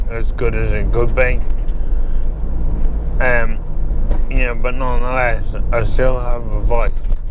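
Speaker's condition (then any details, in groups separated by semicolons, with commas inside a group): MND; synthetic voice from banked voice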